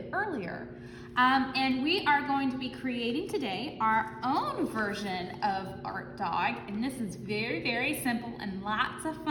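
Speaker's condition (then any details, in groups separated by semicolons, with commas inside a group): No condition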